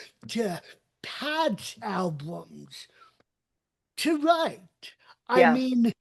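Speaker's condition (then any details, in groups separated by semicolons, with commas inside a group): Cerebral palsy; uses walker and wheelchair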